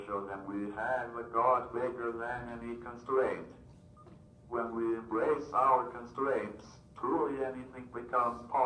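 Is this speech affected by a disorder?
Yes: cerebral palsy, athetoid.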